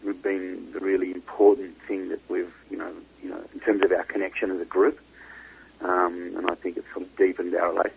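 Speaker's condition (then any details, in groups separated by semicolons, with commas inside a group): No condition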